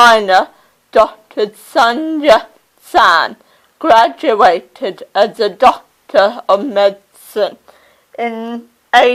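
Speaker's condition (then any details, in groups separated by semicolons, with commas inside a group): Cerebral palsy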